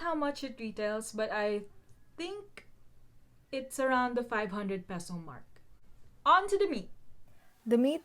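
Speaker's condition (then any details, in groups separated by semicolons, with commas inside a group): No condition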